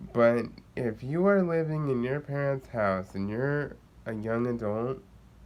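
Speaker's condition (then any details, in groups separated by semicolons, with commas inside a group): Cerebral palsy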